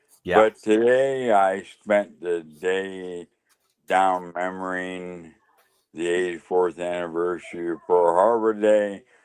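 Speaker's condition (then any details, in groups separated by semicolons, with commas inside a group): Lou Gehrig's disease (ALS)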